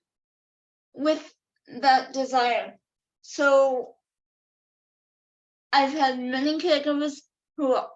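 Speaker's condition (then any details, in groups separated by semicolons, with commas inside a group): Cerebral palsy; affects all four limbs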